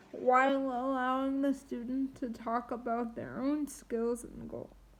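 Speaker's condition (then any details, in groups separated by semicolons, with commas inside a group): Triplegic cerebral palsy; spastic triplegia, from birth, two legs one arm, scoliosis; wheelchair, walker and leg braces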